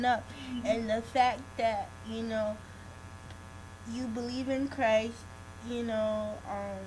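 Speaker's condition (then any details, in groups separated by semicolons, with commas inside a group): Cerebral palsy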